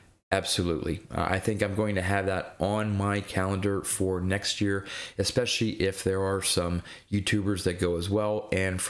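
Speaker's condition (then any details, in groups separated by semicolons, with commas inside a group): No condition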